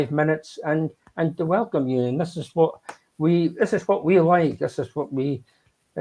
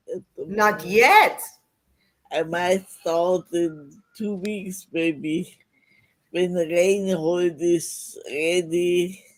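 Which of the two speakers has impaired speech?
The second: multiple sclerosis.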